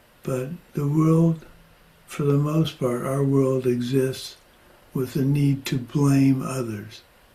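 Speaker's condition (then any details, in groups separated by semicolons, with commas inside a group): Parkinson's; progressing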